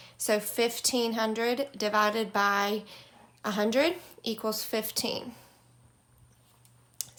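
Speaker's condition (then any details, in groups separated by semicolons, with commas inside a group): No condition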